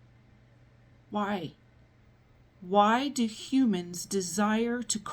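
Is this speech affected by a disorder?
No.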